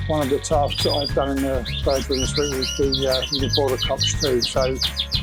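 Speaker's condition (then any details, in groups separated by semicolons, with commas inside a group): No condition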